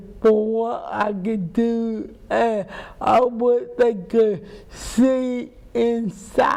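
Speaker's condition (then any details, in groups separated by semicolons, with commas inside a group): Cerebral palsy; speech impairment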